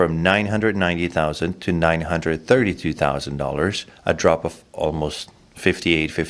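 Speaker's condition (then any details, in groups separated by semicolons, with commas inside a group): No condition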